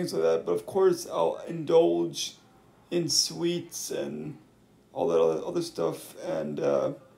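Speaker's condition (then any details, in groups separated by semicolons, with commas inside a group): Cerebral palsy; wheelchair user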